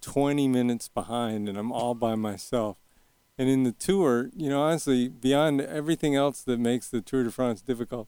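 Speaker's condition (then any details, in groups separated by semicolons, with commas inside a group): Young onset Parkinson's disease; two 3-inch brain probes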